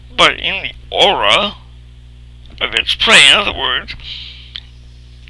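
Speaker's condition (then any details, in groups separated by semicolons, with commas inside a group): Cerebral palsy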